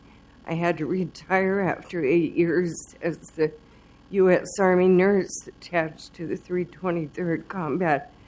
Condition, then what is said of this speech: Tremor. Barbara Wirth is going to finish my speech.